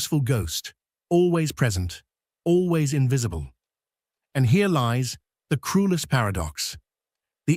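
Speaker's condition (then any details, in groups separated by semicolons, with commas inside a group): No condition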